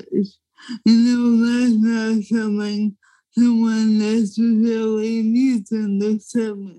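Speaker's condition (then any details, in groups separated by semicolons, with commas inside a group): ALS; diagnosed as a young woman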